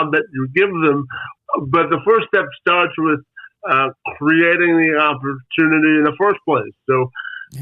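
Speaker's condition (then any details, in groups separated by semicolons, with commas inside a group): Spastic quadriplegic cerebral palsy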